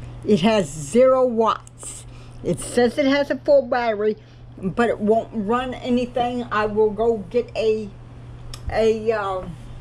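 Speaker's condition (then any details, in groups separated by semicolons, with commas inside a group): Cerebral palsy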